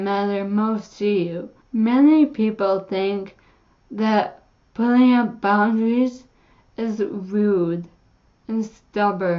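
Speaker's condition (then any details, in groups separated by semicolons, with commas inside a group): Cerebellar ataxia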